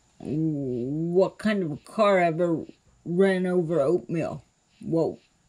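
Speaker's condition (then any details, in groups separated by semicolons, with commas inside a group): Cerebral palsy; cannot walk, crawls to get around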